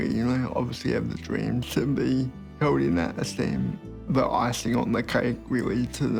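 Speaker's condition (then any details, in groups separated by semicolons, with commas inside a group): Cerebral palsy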